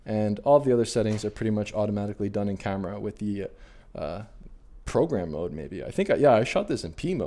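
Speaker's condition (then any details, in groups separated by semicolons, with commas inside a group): No condition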